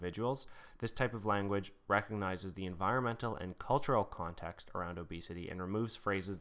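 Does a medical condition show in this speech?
No.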